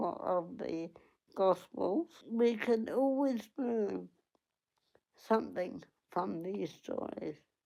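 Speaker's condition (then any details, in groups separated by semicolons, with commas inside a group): Cerebral palsy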